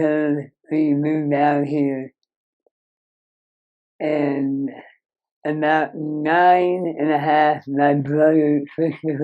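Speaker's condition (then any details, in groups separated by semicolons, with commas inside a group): Moebius syndrome; severe nerve damage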